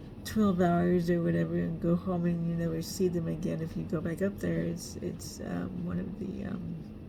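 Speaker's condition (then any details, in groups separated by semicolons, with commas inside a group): Cerebral palsy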